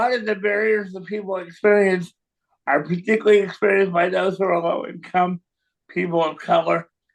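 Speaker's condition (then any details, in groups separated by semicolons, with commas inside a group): Cerebral palsy; voice may sound raised or yelling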